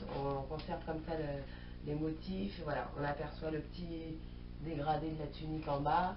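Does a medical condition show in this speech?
No.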